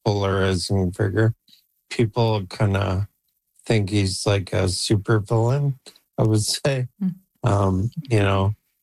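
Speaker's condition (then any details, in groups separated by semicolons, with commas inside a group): ALS; Elon Musk's N1 brain implant surgery in clinical trial, controls computer by thought; age 48, implant currently used for communicating by computer, symptoms progressing; voice deteriorating, expects soon to lose ability to talk, plans ai voice via neuralink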